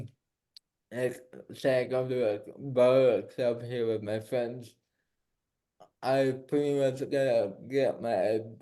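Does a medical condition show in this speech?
Yes: cerebral palsy.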